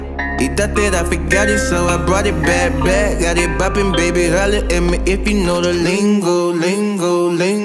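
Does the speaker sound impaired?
No.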